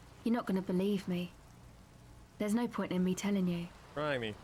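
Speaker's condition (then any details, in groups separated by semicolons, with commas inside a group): No condition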